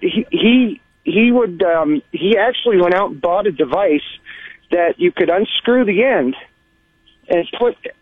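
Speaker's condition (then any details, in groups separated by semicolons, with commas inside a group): No condition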